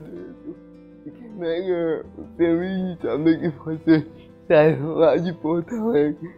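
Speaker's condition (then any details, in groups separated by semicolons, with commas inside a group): Cerebral palsy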